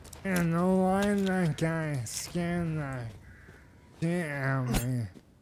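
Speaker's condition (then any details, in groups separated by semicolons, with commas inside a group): ALS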